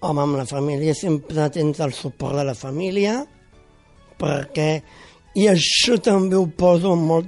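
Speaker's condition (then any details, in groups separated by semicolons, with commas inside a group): Down syndrome; congenital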